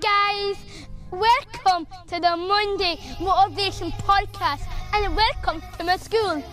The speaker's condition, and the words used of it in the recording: Down syndrome. He began working on his videos called podcasts with his dad, Brian, who said it was a way to help him with his communication skills and confidence.